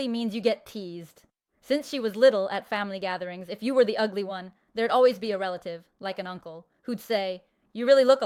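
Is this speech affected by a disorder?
No.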